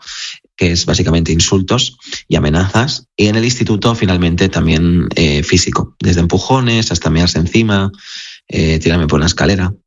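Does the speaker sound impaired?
No.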